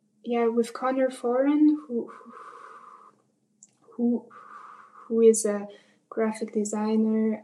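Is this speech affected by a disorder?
Yes: covert stuttering; gradual onset in puberty, worse end of high school, father stuttered, therapy exercises unhelpful; early in accepting stutter, trying to be less covert; hid stutter with techniques in German, French, not in English, grew silent from fear; here repeated sounds, prolonged sounds.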